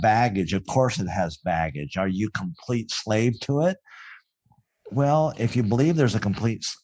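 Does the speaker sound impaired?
Yes: cleft palate; congenital cleft palate, present from birth; speech sounded different in childhood, stuttered when nervous as child, afraid of speaking up.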